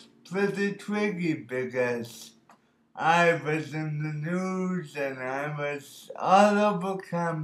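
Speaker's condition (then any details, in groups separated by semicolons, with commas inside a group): Birth oxygen deprivation brain injury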